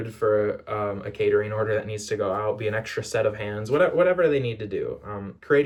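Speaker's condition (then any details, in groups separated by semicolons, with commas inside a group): No condition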